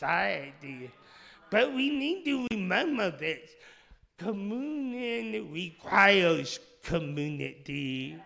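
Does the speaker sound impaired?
Yes: speech impediment; initially misdiagnosed.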